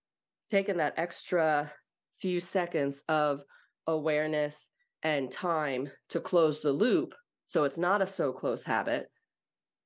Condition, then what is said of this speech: None; typical speech.